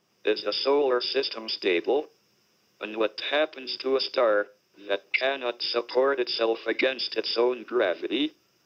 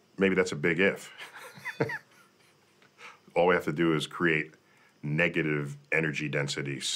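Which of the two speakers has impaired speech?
The first: motor neurone disease (ALS); body hardly works, speaking through a speech-generating device.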